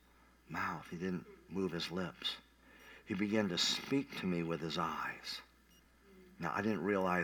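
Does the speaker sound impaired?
Yes: cleft palate; congenital cleft palate with other complications, not expected to survive first week, once stopped breathing, revived by nurse.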